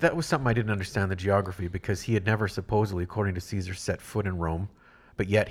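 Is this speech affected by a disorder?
No.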